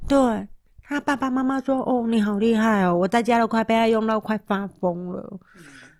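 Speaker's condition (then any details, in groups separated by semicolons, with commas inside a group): Moderate-to-severe hearing loss; then only sees lips moving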